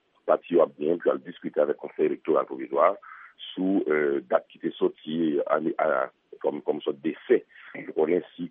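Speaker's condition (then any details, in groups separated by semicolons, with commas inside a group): No condition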